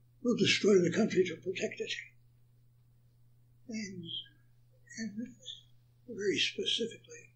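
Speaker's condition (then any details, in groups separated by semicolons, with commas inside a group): Parkinson's; attributed to Agent Orange exposure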